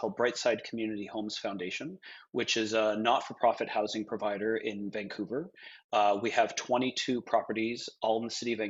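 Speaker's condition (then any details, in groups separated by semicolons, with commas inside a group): No condition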